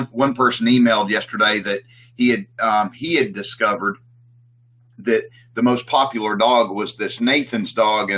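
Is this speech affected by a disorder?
No.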